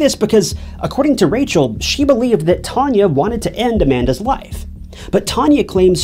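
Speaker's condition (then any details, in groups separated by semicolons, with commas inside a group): No condition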